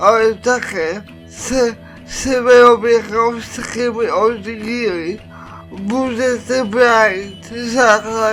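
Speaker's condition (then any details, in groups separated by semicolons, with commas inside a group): Cerebral palsy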